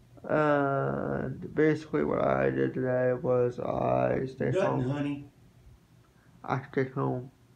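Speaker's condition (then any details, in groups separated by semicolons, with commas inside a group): Spastic quadriplegic cerebral palsy; all four limbs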